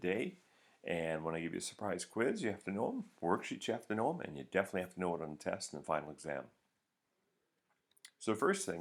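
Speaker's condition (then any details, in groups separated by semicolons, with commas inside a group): No condition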